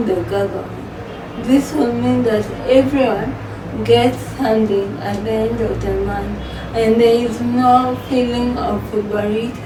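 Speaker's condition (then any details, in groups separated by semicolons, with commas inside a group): Cerebral palsy; from birth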